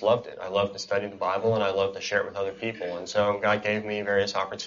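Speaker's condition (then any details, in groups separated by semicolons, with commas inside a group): Cleft palate and cleft lip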